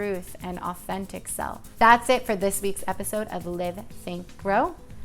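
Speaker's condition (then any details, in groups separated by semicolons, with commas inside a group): No condition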